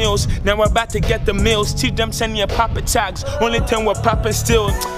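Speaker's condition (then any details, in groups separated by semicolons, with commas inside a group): No condition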